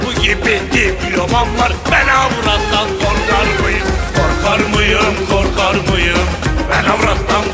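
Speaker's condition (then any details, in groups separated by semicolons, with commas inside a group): No condition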